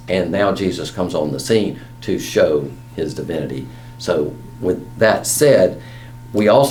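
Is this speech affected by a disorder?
No.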